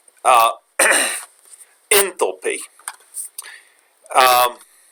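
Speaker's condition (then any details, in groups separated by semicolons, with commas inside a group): No condition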